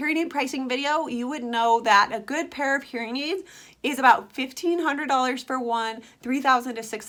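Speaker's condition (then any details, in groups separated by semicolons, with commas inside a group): No condition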